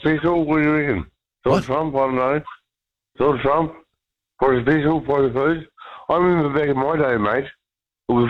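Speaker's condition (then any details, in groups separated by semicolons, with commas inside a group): Hypoxic brain injury; also called traumatic, about 4 years ago, poor recent memory; about 4 years since injury; speech hard for listeners to understand, apologizes for his talking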